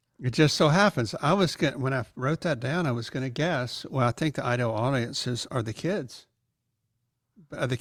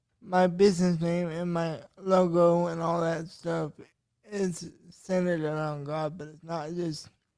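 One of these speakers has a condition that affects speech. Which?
The second: cerebral palsy; cannot type, dictates writing; atypical speech, concentrates on voice and pronunciation publicly.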